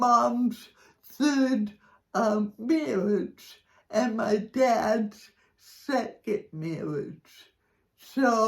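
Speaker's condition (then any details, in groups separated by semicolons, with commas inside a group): Cerebral palsy; from birth, delivery complications, shaky; age 67, childhood physical therapy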